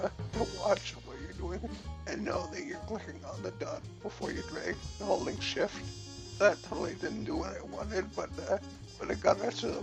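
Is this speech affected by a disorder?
Yes: cerebellar ataxia from brain tumour.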